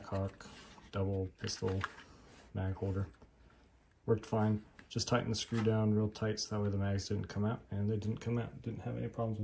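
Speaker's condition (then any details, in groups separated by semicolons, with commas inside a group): No condition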